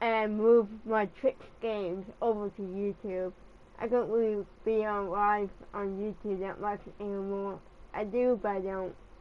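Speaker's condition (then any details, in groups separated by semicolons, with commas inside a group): Cerebral palsy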